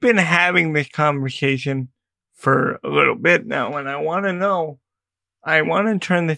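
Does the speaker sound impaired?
Yes: cerebral palsy; early at-home occupational and physical therapy.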